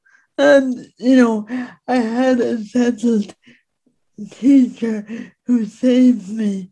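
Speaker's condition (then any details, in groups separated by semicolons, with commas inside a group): Speech impediment; disabled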